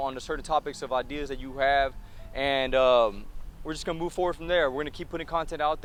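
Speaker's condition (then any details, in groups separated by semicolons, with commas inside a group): No condition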